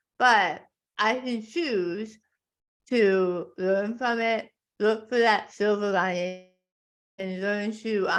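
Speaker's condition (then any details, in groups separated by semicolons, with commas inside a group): Tongue cancer; stage four tongue carcinoma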